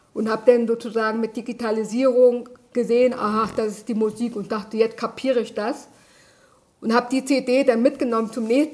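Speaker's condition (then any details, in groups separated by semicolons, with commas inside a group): Deafness; German sign language, Ava app on iPhone for captions, interpreters or communication assistant in groups; can speak aloud, salesman doubted deafness because of speaking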